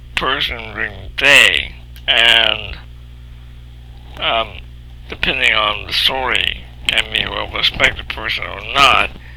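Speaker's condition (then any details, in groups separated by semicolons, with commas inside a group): Cerebral palsy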